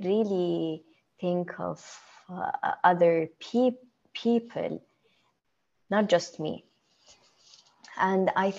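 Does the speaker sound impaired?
Yes: stammer; stammer since childhood, only one in family, expected to outgrow it, no support sought growing up; attending stuttering awareness programs for about one year; more fluent in second language english than native language, plans words ahead, often mistaken as shy; here repeated sounds, blocks.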